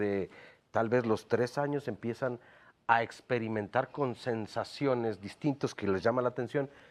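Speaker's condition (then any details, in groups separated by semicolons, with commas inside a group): No condition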